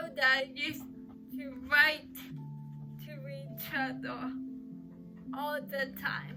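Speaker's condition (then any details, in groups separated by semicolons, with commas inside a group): Cerebral palsy; uses crutches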